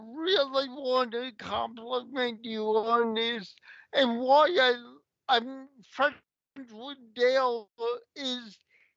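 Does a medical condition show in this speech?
Yes: cerebral palsy; a little unique in delivery and style.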